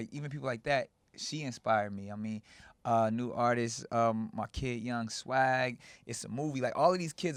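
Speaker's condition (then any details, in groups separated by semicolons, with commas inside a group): No condition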